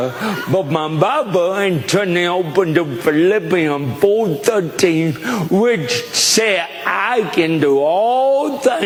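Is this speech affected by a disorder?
Yes: cerebral palsy; diagnosed young, possibly birth complications.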